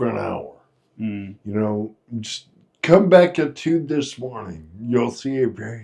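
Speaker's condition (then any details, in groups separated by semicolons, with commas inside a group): Friedreich's ataxia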